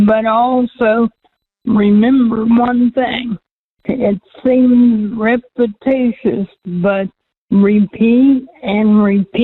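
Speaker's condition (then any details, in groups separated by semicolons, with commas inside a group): Cerebral palsy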